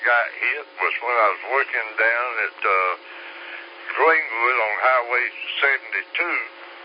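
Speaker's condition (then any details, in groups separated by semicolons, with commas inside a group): Slurred speech; stroke 3 years ago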